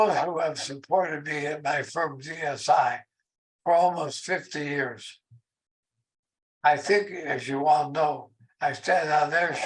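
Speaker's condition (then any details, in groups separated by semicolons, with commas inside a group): ALS; aggressive progression; very weak voice, shortened speech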